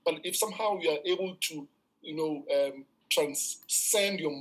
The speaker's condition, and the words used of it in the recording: Stuttering. Like, for example, you were afraid that you couldn't speak, but now look at you, you're like one of the best salespeople in the country.